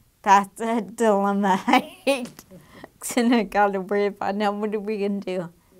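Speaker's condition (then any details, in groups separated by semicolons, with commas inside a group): Damaged diaphragm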